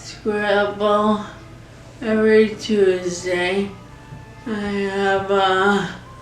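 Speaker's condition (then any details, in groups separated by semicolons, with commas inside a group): ALS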